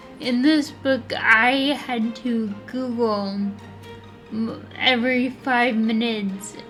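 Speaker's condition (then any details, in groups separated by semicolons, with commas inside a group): Friedreich's ataxia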